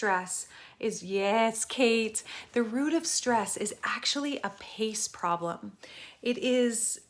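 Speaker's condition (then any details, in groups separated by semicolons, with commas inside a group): No condition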